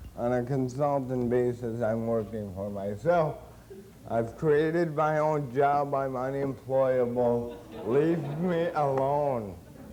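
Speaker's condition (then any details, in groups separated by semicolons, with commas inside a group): Cerebral palsy; since birth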